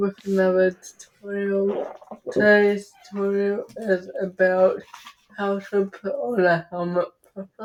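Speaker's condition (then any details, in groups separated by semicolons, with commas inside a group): Cerebral palsy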